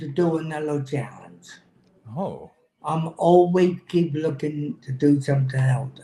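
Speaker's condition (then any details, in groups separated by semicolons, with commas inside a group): Cerebral palsy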